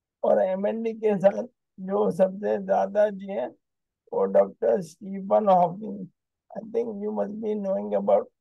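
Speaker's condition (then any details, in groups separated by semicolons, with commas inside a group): ALS; onset right index finger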